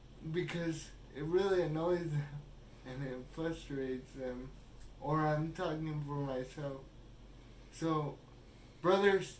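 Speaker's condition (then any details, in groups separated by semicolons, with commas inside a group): Cerebral palsy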